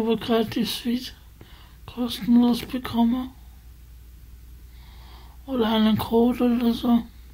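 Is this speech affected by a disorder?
Yes: spasticity from birth; multiple sclerosis.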